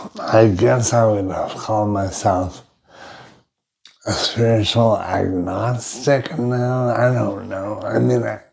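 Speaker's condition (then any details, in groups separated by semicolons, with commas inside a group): Brain injury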